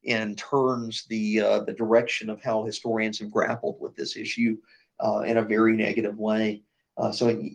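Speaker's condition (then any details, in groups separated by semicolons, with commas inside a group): No condition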